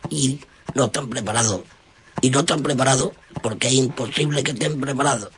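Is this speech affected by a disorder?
Yes: total laryngectomy; total laryngectomy for cancer after late detection, cannula keeps stoma open; cancer follow-up with oncologist, ENT and nutritionist at Ramón Jiménez hospital; breathes through stoma, cannula needed or stoma closes and cannot breathe.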